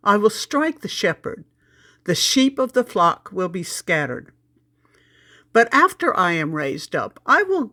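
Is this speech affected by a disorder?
No.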